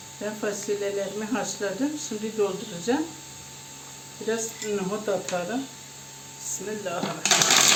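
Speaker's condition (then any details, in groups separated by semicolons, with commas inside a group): No condition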